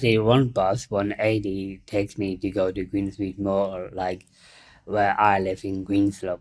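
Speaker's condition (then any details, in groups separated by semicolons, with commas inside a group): Down syndrome; intellectual disability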